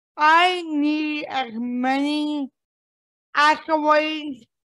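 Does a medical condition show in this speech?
Yes: cerebral palsy; cerebral palsy from lack of oxygen at birth, right-brain damage affecting left side of body; impaired speech.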